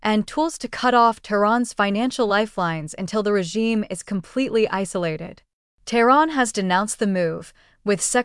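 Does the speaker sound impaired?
No.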